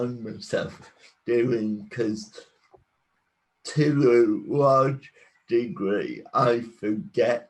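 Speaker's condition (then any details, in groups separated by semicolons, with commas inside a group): Cerebral palsy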